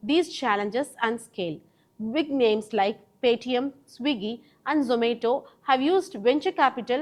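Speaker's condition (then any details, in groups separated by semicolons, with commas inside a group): No condition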